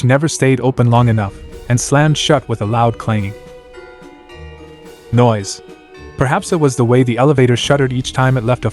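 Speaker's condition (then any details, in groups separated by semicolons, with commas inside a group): No condition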